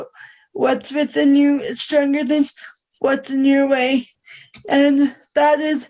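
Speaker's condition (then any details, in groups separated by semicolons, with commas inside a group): Cerebral palsy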